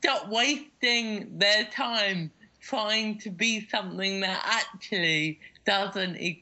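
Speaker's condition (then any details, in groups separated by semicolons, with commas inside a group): Cerebral palsy; cerebral palsy since childhood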